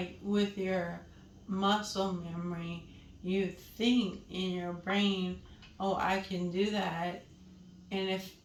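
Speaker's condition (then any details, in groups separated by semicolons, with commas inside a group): ALS; was breathless and quiet when talking, now louder, breathing easier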